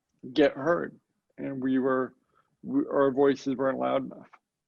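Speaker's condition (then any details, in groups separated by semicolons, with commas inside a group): Cerebral palsy, mild; mild form affects speech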